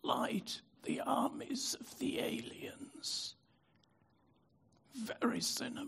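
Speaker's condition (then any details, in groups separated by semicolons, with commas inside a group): Spasmodic dystonia; brain disorder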